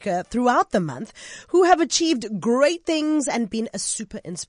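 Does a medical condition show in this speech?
No.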